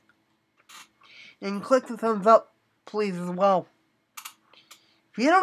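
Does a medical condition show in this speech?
Yes: cerebral palsy.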